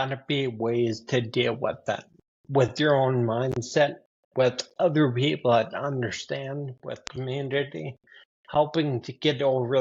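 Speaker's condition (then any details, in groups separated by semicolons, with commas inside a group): Ataxia sca15, spinocerebellar ataxia type 15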